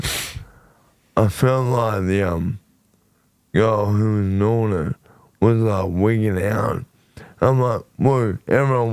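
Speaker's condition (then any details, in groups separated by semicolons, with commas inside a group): Motor neurone disease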